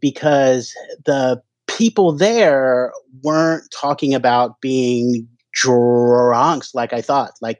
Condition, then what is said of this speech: Stuttering. Since listening to your podcast, I'm either stuttering more or I'm just more aware of it, but I definitely notice it a lot now.